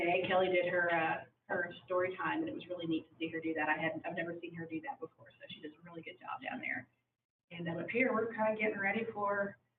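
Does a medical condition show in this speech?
No.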